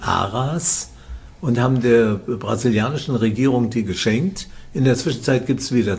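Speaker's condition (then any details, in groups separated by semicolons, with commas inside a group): Parkinson's disease; incurable, diagnosed by a psychiatrist, treated by professor Jens Volkmann in Würzburg, medication adjusts symptoms; exercise as ongoing therapy, running, table tennis, boxing, swimming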